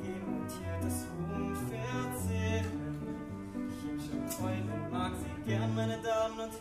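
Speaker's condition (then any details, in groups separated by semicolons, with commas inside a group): No condition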